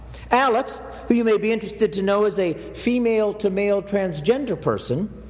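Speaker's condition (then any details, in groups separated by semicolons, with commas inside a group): No condition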